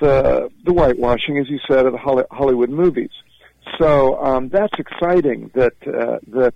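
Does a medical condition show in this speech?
No.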